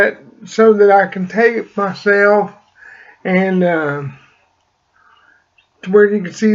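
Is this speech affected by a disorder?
Yes: cerebral palsy; slight speech impediment.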